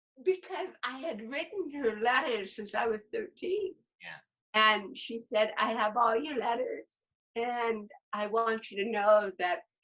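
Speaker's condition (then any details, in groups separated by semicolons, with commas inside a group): Cerebral palsy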